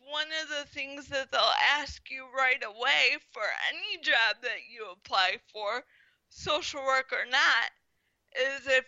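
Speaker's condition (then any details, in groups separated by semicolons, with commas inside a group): Spastic quadriplegic cerebral palsy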